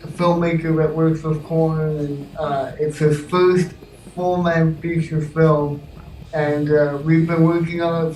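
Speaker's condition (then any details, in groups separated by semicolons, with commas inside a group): Cerebral palsy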